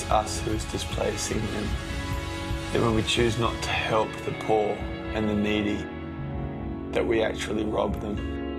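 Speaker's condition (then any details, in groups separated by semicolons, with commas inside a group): No condition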